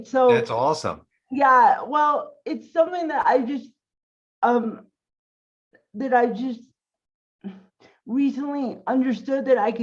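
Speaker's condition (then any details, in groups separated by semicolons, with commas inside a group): Cerebral palsy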